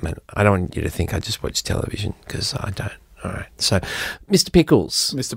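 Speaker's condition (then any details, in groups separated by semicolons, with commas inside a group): No condition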